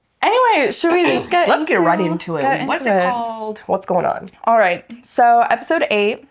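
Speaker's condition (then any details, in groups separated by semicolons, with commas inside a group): No condition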